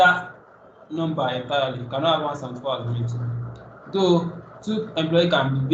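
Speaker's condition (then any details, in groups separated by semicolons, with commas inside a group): No condition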